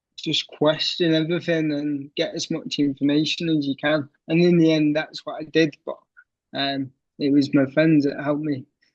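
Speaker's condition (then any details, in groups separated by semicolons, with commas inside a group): Cerebral palsy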